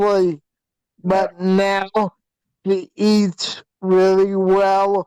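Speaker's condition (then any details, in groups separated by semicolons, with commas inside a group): Hydrocephalus with shunt failure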